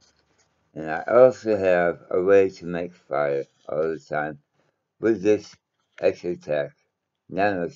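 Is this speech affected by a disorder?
Yes: mouth cancer.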